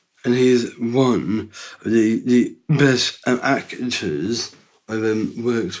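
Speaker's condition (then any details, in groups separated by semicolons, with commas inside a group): Down syndrome; from birth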